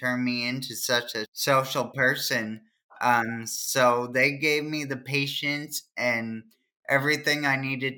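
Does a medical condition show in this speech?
Yes: cerebral palsy; from birth, brain injury from oxygen loss at fast birth, trouble remembering multiple tasks, hand movement and writing difficulty.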